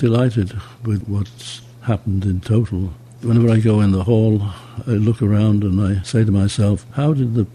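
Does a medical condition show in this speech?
Yes: Parkinson's disease; age 85, somewhat slowed by Parkinson's; voice muted, closely mic'd for interview.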